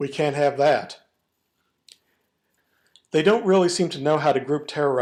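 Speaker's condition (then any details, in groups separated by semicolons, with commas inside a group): No condition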